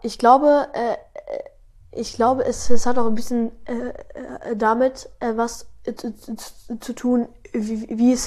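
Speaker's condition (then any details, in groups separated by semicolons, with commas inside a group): Stuttering; age 12; stuttering a lot now while talking about stuttering; fluent singing with melody, stutters rapping without melody, little in podcast episodes, often fast, better slower; repeated sounds, prolonged sounds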